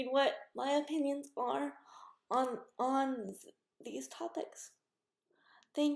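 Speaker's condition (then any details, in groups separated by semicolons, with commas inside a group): Cerebral palsy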